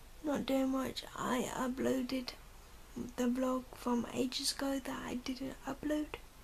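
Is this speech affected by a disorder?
Yes: cerebral palsy.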